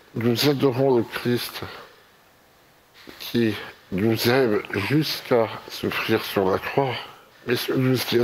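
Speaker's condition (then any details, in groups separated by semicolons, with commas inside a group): Myopathy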